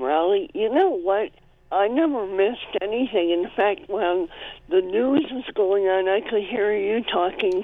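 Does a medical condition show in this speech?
Yes: cleft palate; congenital, present from birth; spoon feeding needed at one point in early childhood.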